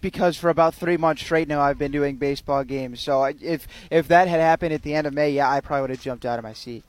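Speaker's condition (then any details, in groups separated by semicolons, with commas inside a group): No condition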